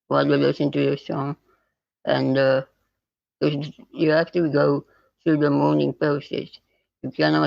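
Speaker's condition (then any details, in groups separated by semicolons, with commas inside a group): Spinal muscular atrophy type 2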